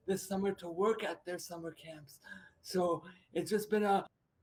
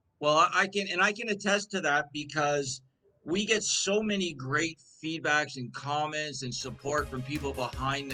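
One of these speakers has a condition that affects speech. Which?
The first: spastic diplegia cerebral palsy; spastic diplegia, all limbs, legs worse.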